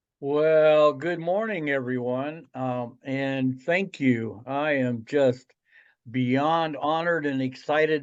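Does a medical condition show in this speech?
No.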